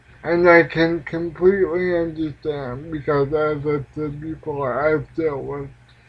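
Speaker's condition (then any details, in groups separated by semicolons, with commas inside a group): Cerebral palsy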